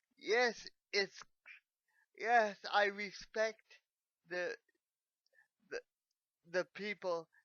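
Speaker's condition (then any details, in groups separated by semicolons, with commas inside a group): Cerebral palsy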